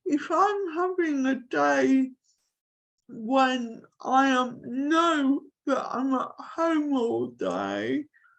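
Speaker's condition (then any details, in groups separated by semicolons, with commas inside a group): Cerebral palsy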